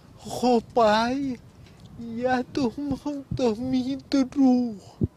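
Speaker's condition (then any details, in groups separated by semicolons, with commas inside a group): Cerebral palsy; impaired movement coordination; speaks poorly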